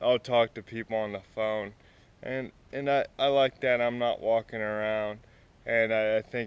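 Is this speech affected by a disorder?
Yes: cerebral palsy.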